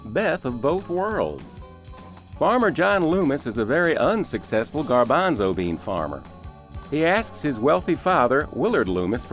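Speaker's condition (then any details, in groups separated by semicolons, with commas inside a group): No condition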